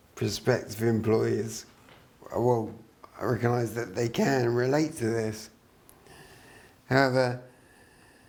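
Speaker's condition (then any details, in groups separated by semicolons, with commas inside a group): Traumatic brain injury; could not speak on waking from coma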